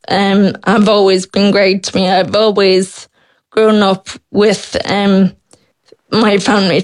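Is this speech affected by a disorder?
Yes: Friedreich's ataxia; symptoms late primary school, diagnosed 12 by professor King, Temple Street, three scoliosis spinal surgeries; age 28, fully wheelchair reliant, mild cardiomyopathy, fatigue, nightly burning foot nerve pain, Skyclarys not reimbursed; speech expected to disappear, synthetic voice expected, swallow worsening toward thickeners, breathing may need ventilator.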